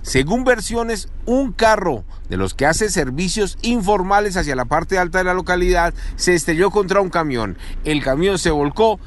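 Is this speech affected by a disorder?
No.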